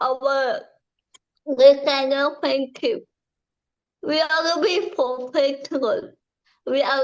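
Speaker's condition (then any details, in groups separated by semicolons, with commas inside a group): Cerebral palsy; from birth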